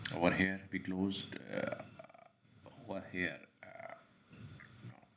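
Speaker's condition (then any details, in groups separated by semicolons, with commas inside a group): No condition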